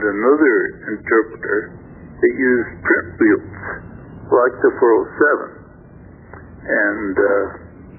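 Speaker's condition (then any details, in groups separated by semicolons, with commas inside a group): Stroke affecting throat muscles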